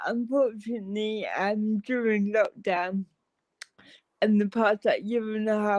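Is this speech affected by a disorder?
Yes: cerebral palsy.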